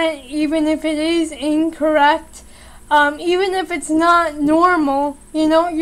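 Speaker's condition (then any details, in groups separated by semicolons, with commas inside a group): Cerebral palsy; oxygen lack at birth, possibly affects cognition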